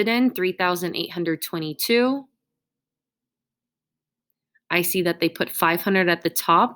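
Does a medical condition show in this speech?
No.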